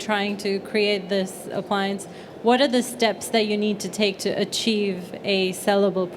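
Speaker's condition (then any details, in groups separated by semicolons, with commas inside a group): No condition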